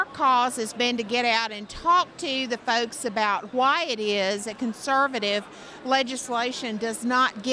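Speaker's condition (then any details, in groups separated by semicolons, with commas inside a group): No condition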